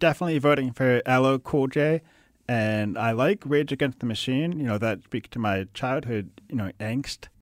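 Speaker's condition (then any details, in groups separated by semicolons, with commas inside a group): Hard of hearing; deaf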